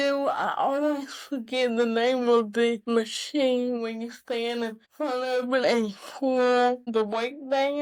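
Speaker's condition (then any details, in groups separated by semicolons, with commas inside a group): Cerebral palsy; could not always articulate well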